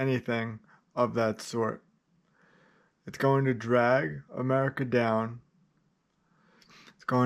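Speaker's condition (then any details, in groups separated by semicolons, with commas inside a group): Cerebral palsy, spastic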